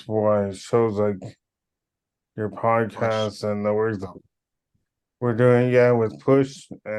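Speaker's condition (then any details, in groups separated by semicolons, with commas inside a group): Cerebral palsy; power wheelchair since childhood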